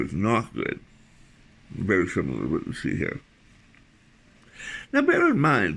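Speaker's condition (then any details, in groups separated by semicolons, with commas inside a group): Tongue cancer surgery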